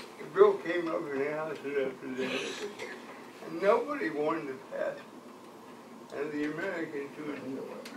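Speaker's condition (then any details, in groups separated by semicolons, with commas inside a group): Cerebral palsy; from birth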